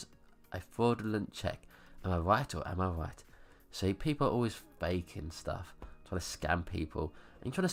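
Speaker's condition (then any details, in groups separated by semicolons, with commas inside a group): No condition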